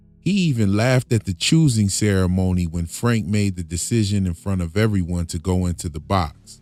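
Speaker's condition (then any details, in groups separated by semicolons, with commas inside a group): No condition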